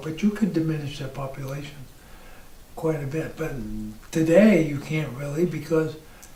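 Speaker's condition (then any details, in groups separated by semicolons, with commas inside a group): ALS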